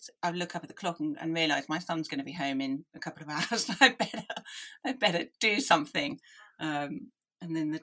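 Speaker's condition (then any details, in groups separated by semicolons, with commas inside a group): Deafness; hopeless and unwieldy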